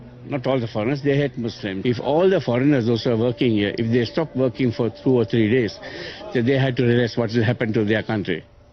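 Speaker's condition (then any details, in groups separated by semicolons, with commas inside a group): No condition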